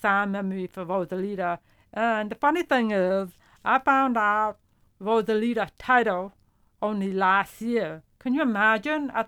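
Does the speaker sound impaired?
Yes: profound deafness; hears music, voices, horn, piano, guitar, headphones too quiet, feedback over hearing aids.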